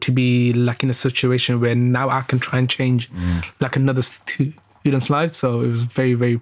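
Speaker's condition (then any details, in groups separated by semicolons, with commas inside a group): Stammer; lifelong, aware since age four or five, free self-referred NHS speech therapy at 19, acceptance-focused; stammering less while performing over-dramatically and moving hands; saying own name hardest, worse when tired, less with over-dramatic speech and hand movements, still understood; prolonged sounds, blocks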